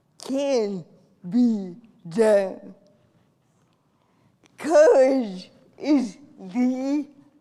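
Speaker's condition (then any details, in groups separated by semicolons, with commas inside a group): Cerebral palsy; from birth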